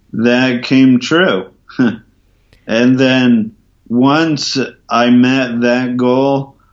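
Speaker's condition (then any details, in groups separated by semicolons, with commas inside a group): Ataxia from traumatic brain injury; tracheotomy avoided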